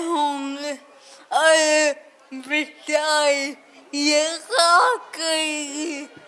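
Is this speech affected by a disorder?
Yes: cerebral palsy; speech not clear.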